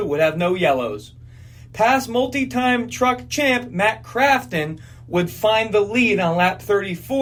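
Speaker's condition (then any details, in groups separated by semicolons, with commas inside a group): No condition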